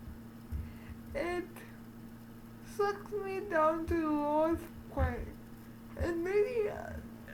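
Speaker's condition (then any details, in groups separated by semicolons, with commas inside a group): Cerebral palsy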